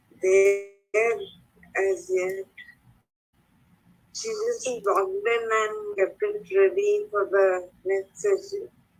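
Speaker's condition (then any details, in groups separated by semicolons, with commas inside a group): Cerebral palsy; speech affected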